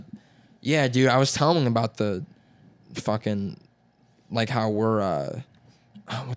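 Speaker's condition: No condition

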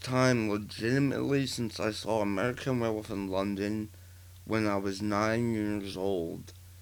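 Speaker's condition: Partial glossectomy for tongue cancer, partial, 40% of right tongue; recurrence

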